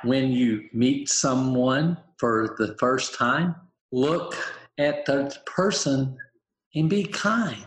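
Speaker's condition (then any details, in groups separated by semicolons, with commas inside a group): Aphasia, apraxia, dysarthria after stroke; motor apraxia, dysarthria from stroke, lost reading and writing, doctors said would never talk; one year three months post-stroke, practices speech four hours daily, helped by St. Petersburg aphasia center; initially mute, plans each sentence, interruption loses it, mistaken for drunk, carries aphasia card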